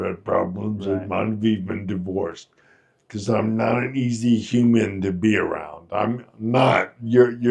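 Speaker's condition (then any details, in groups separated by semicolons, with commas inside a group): Friedreich's ataxia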